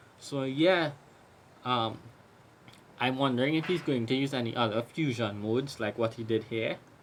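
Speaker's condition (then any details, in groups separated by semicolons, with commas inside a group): No condition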